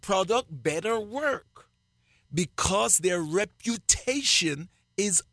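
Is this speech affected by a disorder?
No.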